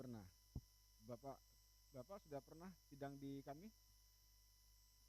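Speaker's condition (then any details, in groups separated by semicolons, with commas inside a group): No condition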